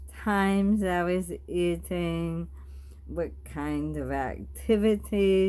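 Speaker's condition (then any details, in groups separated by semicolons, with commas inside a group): Bulbar ALS; bulbar-onset ALS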